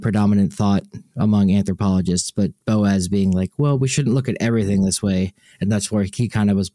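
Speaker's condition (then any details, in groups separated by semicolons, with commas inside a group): No condition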